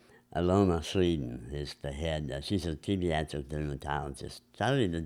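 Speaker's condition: Enlarged tongue from vascular growth; 2 or 3 laser treatments to tongue and face

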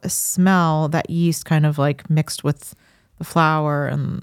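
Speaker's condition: No condition

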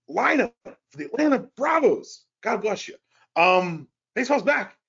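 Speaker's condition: No condition

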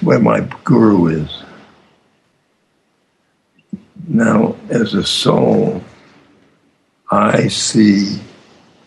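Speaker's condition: Aphasia after stroke; stroke causing aphasia

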